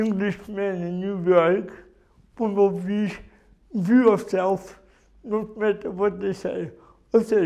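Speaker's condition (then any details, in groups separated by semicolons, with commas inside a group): Cerebral palsy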